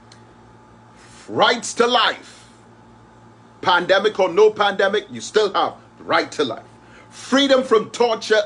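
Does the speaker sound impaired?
No.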